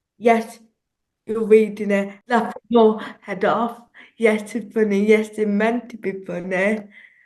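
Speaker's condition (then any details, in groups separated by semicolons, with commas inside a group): Cerebral palsy; some speech delay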